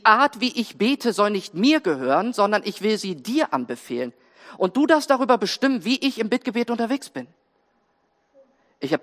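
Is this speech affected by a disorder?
No.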